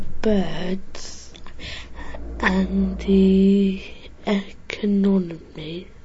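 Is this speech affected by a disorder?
Yes: stammer; childhood stammering, attended small stammering therapy group; attended two-week course in London on coping with stammer; here prolonged sounds.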